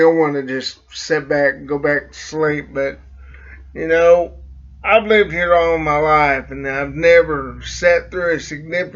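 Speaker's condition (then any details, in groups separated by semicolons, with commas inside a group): Cerebral palsy; slight speech impediment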